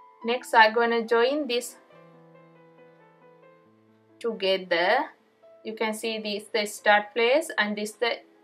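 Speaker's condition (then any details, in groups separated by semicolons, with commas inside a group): No condition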